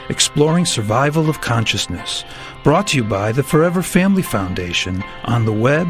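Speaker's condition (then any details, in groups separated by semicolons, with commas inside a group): No condition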